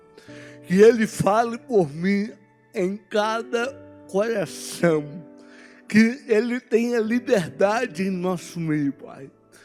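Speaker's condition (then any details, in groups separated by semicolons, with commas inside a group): Cerebral palsy; no speech as child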